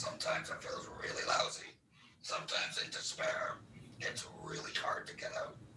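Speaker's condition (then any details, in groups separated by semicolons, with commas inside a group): Laryngectomy; no speech for months after operation, needs one hand to speak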